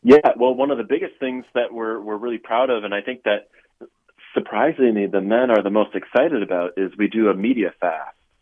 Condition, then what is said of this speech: None; typical speech.